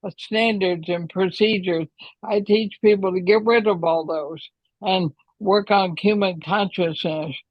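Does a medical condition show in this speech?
Yes: ALS.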